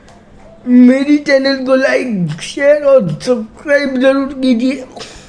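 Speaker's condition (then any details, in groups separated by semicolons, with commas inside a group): Cerebral palsy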